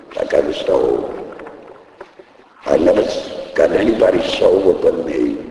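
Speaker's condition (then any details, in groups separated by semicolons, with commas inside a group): Laryngectomy; speaks using device in throat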